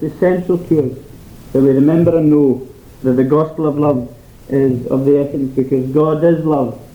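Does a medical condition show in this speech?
No.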